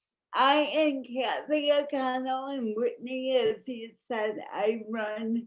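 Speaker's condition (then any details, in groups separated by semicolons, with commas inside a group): Cerebral palsy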